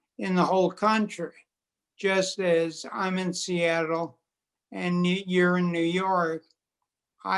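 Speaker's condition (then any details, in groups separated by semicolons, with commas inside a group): Multiple sclerosis; quadriplegic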